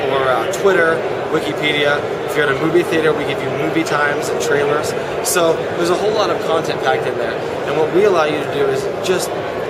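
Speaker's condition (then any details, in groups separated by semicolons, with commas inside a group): No condition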